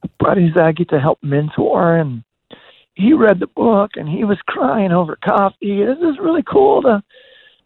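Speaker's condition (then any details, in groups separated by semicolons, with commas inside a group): Voice disorder; worsened from 2002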